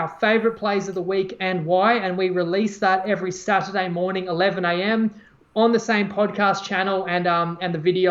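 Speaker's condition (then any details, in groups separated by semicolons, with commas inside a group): No condition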